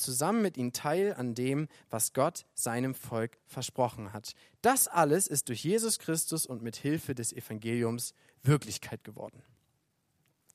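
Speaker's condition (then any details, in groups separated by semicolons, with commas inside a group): No condition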